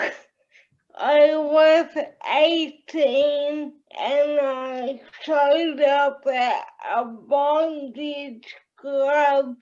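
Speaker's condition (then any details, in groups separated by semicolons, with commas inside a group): Cerebral palsy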